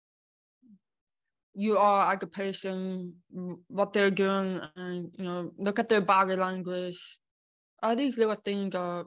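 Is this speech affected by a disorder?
Yes: born deaf; congenital deafness.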